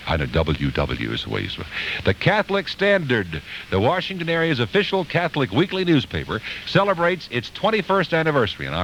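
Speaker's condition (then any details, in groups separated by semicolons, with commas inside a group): No condition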